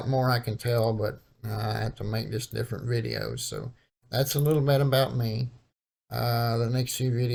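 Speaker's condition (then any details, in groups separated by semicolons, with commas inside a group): Cerebral palsy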